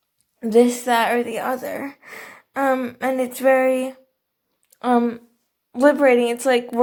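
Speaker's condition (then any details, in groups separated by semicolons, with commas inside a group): Cerebral palsy; quadriplegia, all four limbs; no night breathing support, no tracheostomy; eats, chews and swallows normally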